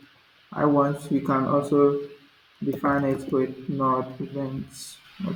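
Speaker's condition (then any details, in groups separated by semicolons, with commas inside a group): No condition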